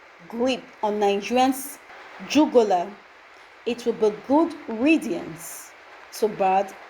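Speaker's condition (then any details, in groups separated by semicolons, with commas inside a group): No condition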